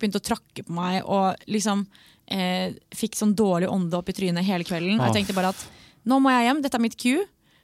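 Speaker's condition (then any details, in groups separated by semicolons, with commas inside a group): Tourette's syndrome; hereditary chronic Tourette's, genetic cause, very mild form, vocal and motor tics; few vocal tics, some throat clearing, strained breathing, no shouting of obscenities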